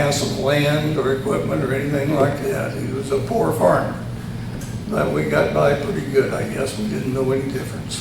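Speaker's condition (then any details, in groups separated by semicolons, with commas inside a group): Tongue cancer surgery; third tumor removed about a year ago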